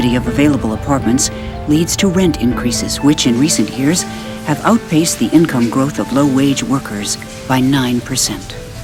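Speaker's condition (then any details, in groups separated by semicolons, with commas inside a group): No condition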